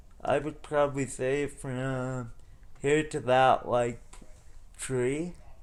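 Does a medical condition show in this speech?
Yes: cerebral palsy.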